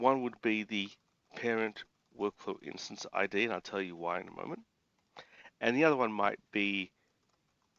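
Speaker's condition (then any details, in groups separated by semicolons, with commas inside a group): No condition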